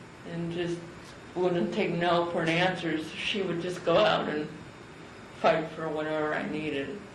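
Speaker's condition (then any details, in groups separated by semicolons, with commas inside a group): Cerebral palsy; from birth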